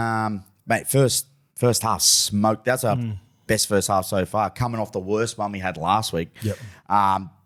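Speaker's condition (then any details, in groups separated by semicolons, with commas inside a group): No condition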